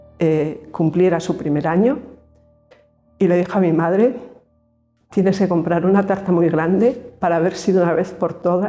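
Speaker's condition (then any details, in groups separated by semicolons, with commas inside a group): No condition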